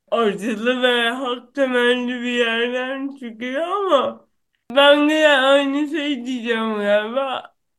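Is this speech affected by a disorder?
Yes: cerebral palsy; onset at birth from birth complications, neurological, affects gross and fine motor muscle systems, no known cure.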